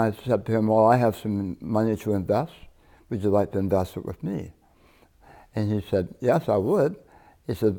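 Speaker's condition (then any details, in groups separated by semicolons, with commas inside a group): Tongue cancer, partial glossectomy; tongue carcinoma, third of tongue removed, neck nodes removed, wrist flap; distinctive accent, relearned talking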